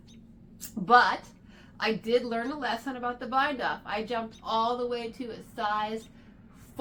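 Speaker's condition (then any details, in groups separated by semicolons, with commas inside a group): No condition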